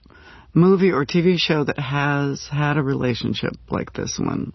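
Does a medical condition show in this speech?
No.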